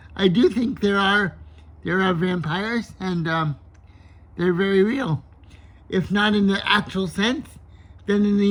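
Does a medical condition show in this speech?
Yes: cerebral palsy.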